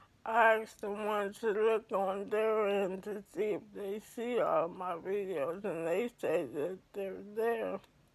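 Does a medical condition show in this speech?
Yes: ALS; affects hands.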